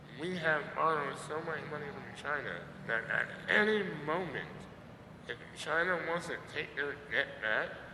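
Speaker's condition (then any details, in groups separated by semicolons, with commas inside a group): Muscular dystrophy; congenital, muscles cannot grow larger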